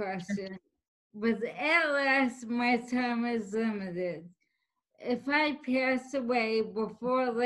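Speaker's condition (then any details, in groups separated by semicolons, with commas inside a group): ALS; speech may be hard to understand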